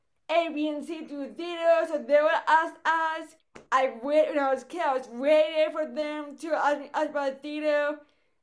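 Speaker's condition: Cerebral palsy; brain bleed at quadruplet birth, right side weaker, limp, crooked right hand, electric wheelchair for travel; voice affected, speaks with accent

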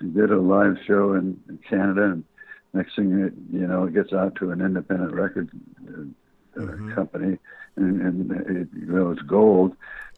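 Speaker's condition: Parkinson's disease

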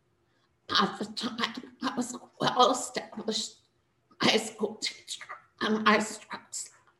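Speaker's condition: Spasmodic dysphonia; neurological, vocal cords function only in spasms; trouble speaking during talk; unable to speak normally, voice produced in spasms

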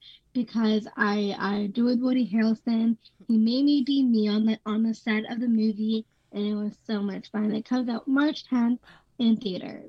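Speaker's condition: Down syndrome; past speech therapy, therapist helped connect with thoughts, open heart surgery at 19, stopped singing and vocal coaching afterwards; 21 years old, recovering well from heart surgery; mother says speaks fast, hosts say speaks and sings beautifully, eloquent, not too fast, self-described big talker

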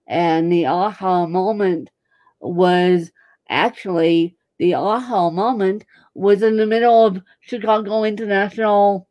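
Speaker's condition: Cerebral palsy; lack of oxygen injury at birth

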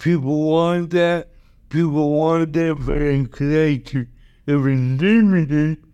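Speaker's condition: Cerebral palsy

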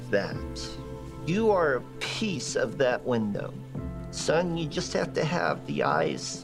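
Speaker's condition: Bilateral cleft lip and palate; no upper lip

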